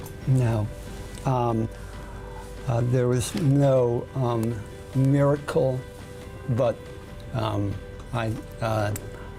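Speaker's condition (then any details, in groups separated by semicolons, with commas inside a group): Voice dystonia; voice box, probably tongue and lips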